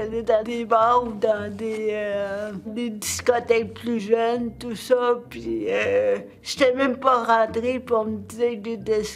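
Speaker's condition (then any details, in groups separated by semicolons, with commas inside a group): Cerebral palsy; affects walking, crooked unsteady gait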